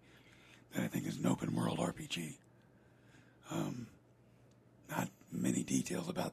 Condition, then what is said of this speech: Vocal cord paralysis. I'm cancer-free, but now I've got a paralyzed vocal cord to deal with, so hence the voice.